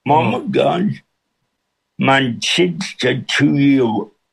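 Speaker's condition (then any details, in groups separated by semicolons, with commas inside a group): Cerebral palsy with speech impediment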